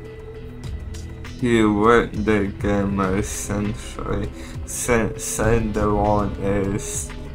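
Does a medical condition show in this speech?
Yes: cerebral palsy.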